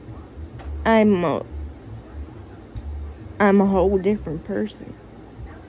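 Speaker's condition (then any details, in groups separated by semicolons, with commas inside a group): Cerebral palsy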